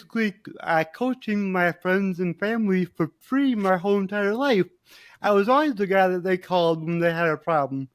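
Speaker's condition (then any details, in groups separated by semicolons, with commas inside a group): Cerebral palsy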